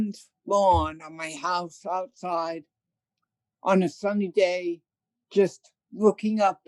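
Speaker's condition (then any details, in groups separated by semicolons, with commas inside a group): Cerebral palsy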